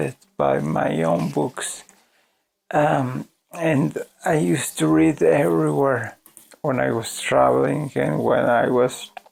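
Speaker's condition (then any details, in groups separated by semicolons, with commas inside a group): ALS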